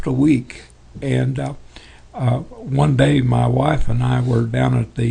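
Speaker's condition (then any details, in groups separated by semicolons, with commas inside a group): Parkinson's; tremors as early symptom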